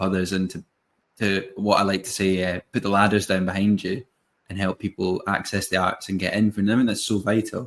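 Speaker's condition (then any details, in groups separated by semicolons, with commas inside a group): No condition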